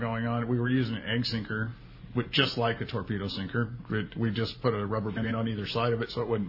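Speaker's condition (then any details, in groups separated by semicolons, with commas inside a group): No condition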